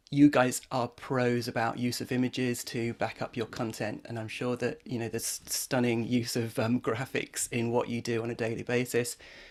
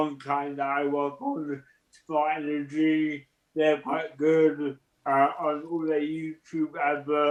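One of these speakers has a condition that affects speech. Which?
The second: cerebral palsy; present from birth.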